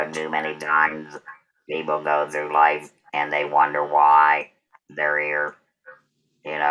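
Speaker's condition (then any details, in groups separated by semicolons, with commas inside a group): Total laryngectomy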